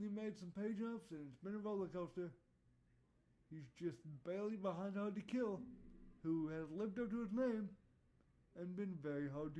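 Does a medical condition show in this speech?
Yes: cerebral palsy; voice tone sometimes odd.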